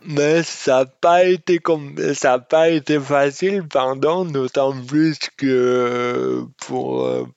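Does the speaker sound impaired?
Yes: dystonia; congenital, from lack of brain oxygen at birth, diagnosed soon after, left forearm most affected; age 23, later worsening with new left arm pain, fluctuating pain, worse when tired; eloquence disorder caused by dystonia, alongside muscular disorder.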